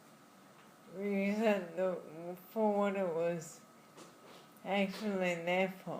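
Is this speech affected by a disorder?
Yes: Friedreich's ataxia; diagnosed in childhood.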